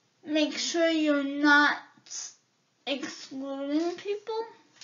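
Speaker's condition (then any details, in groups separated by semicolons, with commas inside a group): Cerebral palsy; affects all four limbs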